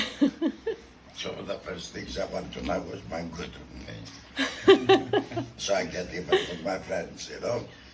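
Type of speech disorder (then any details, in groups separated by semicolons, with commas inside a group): Speech with a voice prosthesis; laryngectomy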